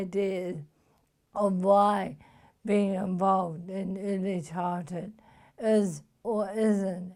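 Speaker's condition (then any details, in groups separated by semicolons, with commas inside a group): Motor neuron disease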